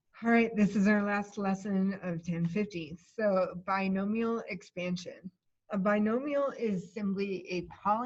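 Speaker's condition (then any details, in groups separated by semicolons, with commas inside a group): No condition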